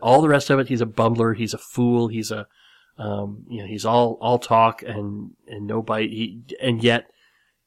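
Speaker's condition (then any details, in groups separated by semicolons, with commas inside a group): Cleft lip and palate; nose still slightly crooked, large dent in skull at graft site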